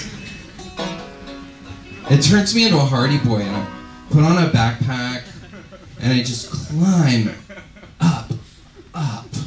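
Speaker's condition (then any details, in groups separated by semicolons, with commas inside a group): No condition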